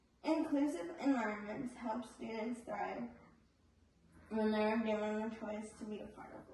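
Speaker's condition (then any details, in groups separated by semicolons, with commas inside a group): Spastic cerebral palsy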